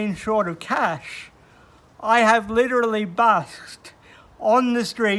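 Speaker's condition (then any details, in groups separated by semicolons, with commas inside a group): Cerebral palsy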